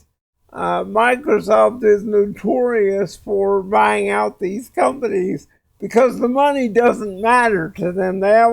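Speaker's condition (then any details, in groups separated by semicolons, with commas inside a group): Cerebral palsy; speech sounds drunk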